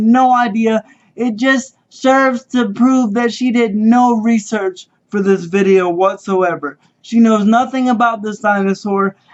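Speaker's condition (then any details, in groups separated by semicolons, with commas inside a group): Cerebral palsy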